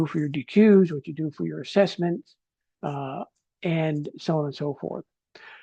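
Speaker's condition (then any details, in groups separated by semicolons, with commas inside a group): No condition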